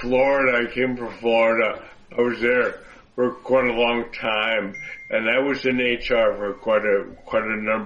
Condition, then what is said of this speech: Stroke. I talk a little funny because I had a stroke, but rest assured that I'm all there.